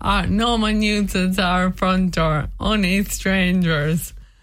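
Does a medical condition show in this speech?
Yes: motor neurone disease; diagnosed by elimination at hospital in Limerick, began with fatigue and struggling with physical tasks; very limited hand use, hands worst affected, difficulty eating, walking limited but still tries.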